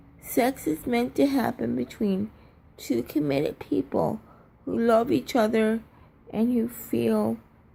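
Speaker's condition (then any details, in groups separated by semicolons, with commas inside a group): Cerebral palsy, triplegia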